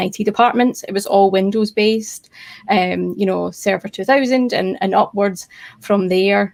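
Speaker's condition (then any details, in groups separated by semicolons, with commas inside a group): No condition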